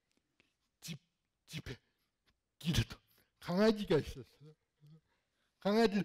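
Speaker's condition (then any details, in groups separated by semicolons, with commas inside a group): Cerebral palsy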